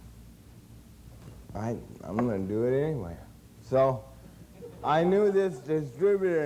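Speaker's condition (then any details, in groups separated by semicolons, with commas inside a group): Cerebral palsy; since birth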